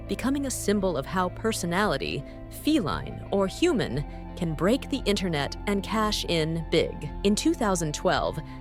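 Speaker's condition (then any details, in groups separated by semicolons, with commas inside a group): No condition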